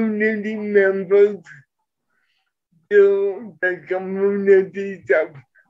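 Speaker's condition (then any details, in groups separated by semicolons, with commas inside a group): Cerebral palsy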